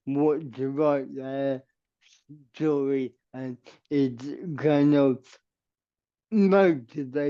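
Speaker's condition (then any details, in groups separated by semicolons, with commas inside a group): Cerebral palsy; permanent wheelchair user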